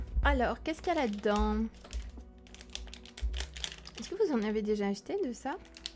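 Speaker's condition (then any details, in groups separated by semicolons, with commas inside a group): No condition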